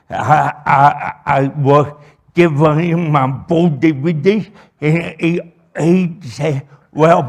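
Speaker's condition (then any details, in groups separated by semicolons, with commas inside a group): Cerebral palsy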